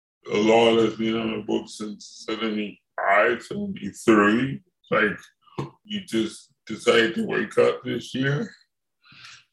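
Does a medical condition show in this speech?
Yes: cerebral palsy; from birth.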